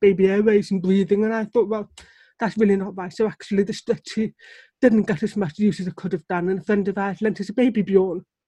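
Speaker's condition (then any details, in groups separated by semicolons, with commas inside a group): Deafness; relies on lip reading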